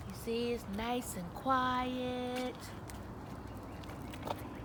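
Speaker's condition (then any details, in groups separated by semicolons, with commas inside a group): No condition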